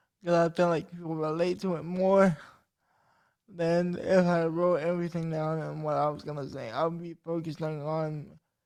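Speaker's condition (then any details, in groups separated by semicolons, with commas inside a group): Cerebral palsy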